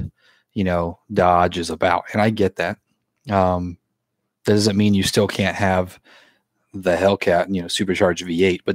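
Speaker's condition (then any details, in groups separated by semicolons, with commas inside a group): No condition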